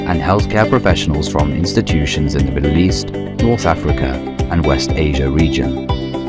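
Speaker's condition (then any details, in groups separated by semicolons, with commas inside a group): No condition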